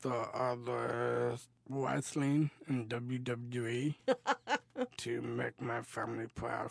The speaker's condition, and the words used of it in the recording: Down syndrome. These stories, if you're not used to the way that the folks are speaking, may be difficult